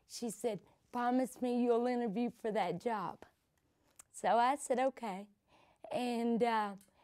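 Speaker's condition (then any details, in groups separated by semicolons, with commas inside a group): Cerebral palsy; from birth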